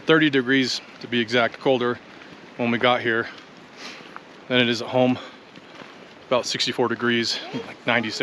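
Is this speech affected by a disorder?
No.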